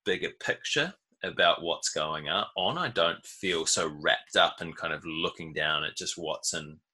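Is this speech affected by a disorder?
No.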